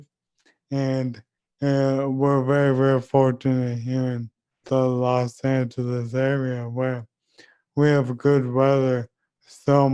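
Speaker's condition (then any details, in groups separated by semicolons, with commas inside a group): ALS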